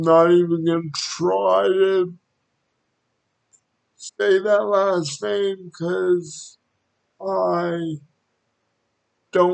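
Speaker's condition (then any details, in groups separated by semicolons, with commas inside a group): Cerebral palsy; wheelchair, needs transfer help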